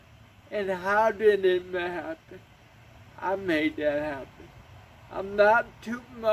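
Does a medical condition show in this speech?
Yes: cerebral palsy; speech impairment, effortful words, abbreviations come out clearer.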